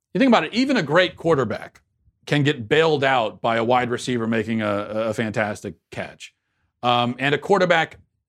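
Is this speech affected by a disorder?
No.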